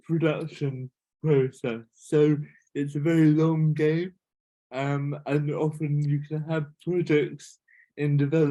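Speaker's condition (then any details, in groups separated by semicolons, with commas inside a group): Cerebral palsy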